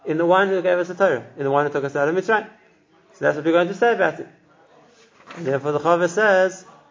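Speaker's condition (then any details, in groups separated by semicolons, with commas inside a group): No condition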